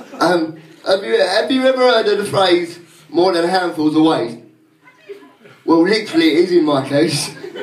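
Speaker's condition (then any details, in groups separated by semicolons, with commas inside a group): Cerebral palsy; unusual voice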